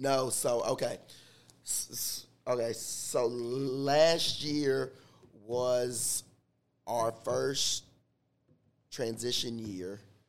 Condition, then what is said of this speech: Stuttering. I stutter, of course, you know.